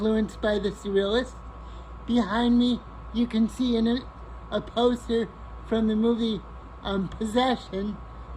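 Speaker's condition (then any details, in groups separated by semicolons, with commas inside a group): Cerebral palsy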